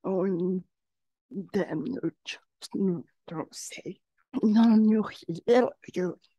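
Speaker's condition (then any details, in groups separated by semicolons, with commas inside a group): Generalized dystonia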